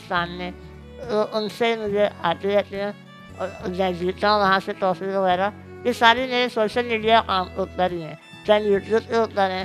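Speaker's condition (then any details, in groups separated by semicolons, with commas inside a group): Muscular dystrophy; genetic, since childhood, fully wheelchair bound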